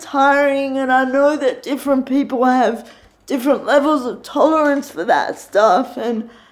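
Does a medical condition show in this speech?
Yes: cerebral palsy; neuromuscular, full-time wheelchair user, no walking, 7-year-old powered chair, types slowly with two pointer fingers.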